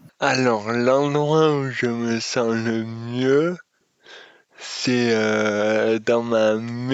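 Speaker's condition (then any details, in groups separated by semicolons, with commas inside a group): Dystonia; speech disorder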